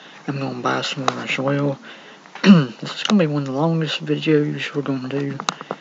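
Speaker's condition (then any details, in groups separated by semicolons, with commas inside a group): No condition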